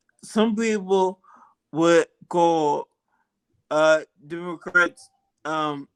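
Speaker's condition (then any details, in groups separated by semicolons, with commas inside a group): Multiple sclerosis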